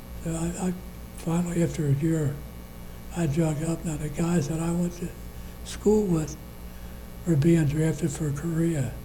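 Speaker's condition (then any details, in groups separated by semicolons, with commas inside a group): Parkinson's disease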